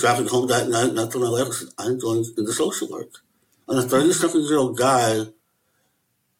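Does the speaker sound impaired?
Yes: Möbius syndrome; not understood by everybody.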